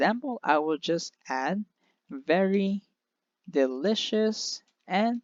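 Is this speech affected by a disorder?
No.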